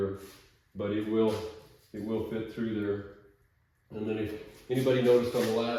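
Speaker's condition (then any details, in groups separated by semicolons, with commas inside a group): No condition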